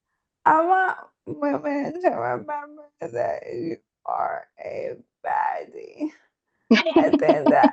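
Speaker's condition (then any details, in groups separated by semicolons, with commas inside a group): ALS; feeding tube; later insufficient oral intake, breathing impacted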